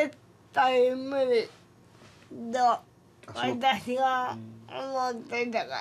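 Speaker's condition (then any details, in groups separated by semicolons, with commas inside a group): Cerebral palsy, severe; unfamiliar listeners confused at first, understood after a while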